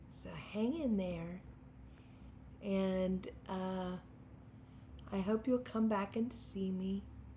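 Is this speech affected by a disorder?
Yes: spastic quadriplegic cerebral palsy.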